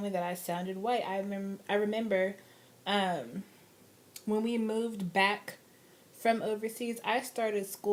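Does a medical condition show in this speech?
No.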